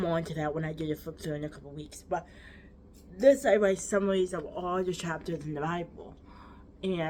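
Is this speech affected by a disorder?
Yes: cerebral palsy, quadriplegic.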